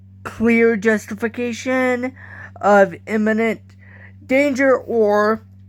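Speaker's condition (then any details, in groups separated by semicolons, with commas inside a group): Cerebral palsy; from birth, walks with walker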